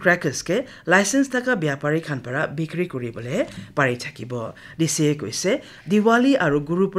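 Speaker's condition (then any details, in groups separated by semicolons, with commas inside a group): No condition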